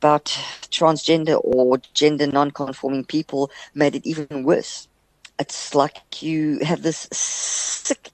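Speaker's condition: Stutter; stutter developed in childhood with onset of depression, caused by depression, quite bad; lessened after medical and social transition with hormone replacement therapy from age 37; quite a bad stutter earlier, now almost not noticeable; prolonged sounds

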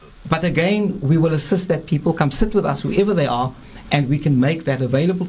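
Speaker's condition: No condition

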